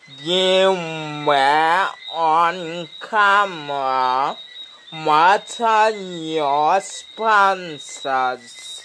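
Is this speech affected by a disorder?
Yes: speech impediment; no speech therapy yet.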